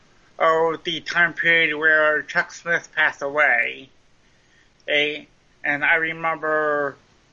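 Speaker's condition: Cerebral palsy, mild; slow running

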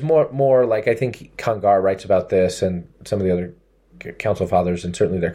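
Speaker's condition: No condition

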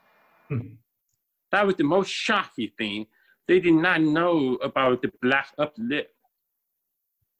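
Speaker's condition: Deafness, born deaf

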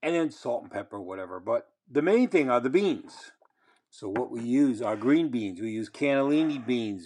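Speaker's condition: No condition

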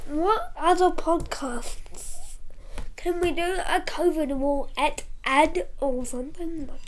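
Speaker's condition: Cerebral palsy; age 11, COVID infection day one to two, double vaccinated, feeling unwell

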